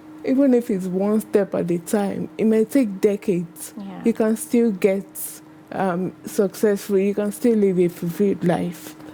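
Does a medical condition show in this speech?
Yes: cerebral palsy; acquired after early childhood injection.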